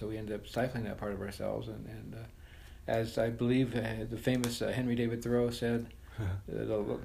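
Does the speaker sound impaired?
Yes: Parkinson's disease.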